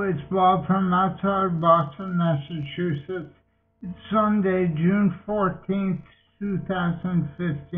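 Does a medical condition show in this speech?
Yes: multiple sclerosis.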